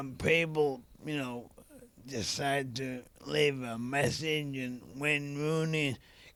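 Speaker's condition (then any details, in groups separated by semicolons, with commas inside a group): ALS; most common ALS type, young onset; recently diagnosed, very early stage, age 37; rapid voice decline, trouble with multisyllabic words, worsening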